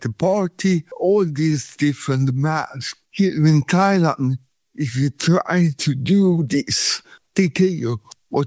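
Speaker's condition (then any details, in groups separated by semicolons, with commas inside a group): Cerebral palsy; pain back within 3 days in Sweden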